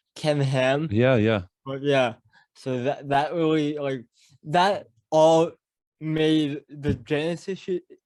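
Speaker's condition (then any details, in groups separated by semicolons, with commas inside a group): Cerebral palsy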